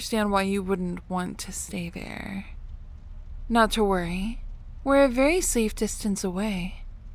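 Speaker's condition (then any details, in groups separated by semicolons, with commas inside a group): No condition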